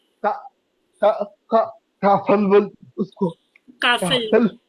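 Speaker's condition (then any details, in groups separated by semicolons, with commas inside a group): Cerebral palsy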